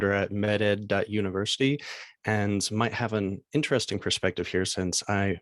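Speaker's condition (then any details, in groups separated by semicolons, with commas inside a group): No condition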